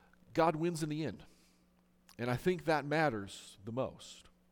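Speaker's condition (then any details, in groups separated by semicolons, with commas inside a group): No condition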